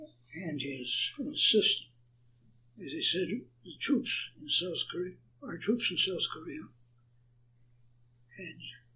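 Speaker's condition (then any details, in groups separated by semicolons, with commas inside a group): Parkinson's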